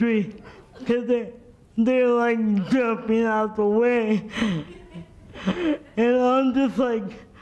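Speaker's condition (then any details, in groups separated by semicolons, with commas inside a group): Cerebral palsy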